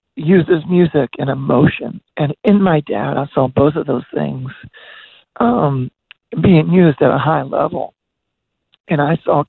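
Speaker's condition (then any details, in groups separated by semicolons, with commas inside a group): Voice disorder; progressive voice disorder, debilitating disease diagnosed, first voice loss 1995 at youth pastors conference, worsened from 2002; 1995 voice dropped out, couldn't sing or talk, later lost range, control and power, raspy, broken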